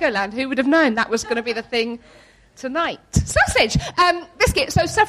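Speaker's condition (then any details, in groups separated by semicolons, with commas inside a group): Tourette's syndrome; sausage, hedgehog, obscene phrases, episodes of total speech control loss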